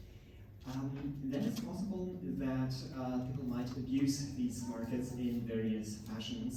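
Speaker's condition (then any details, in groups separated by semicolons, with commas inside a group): No condition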